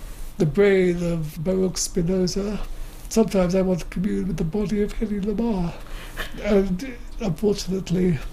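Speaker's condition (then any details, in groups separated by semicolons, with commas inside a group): Motor neuron disease; wheelchair user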